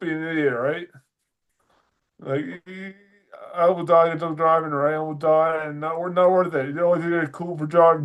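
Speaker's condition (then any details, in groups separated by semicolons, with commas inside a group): Dysarthria; weaker speech muscles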